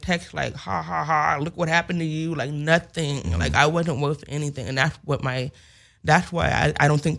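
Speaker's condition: Hearing loss with speech impediment; 70% deaf one ear

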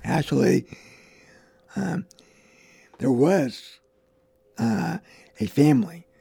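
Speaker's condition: Vocal cord damage; limp

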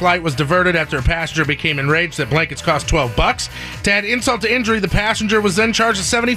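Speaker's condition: No condition

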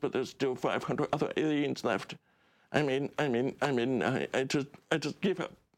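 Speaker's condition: Deaf; relies on subtitles rather than audio

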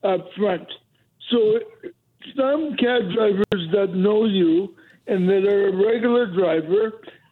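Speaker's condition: Cerebral palsy; mobility declined since

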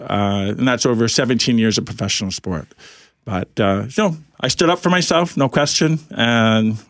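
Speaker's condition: Profound hearing loss, orally deaf

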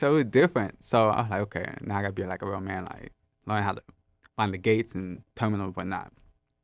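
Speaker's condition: Profound hearing loss, acquired, gentamicin-induced; left ear moderate

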